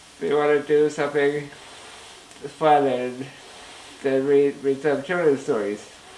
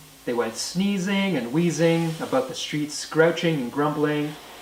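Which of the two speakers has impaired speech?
The first: muscular dystrophy, Duchenne.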